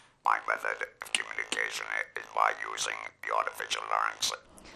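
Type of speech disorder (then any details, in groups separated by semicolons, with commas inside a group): Electrolarynx speech; laryngectomy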